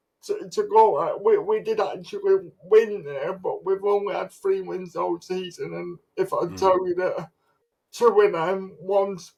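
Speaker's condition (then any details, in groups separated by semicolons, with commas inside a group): Cerebral palsy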